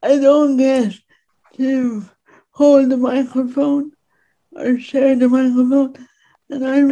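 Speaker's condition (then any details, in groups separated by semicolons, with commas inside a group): Speech impediment; disabled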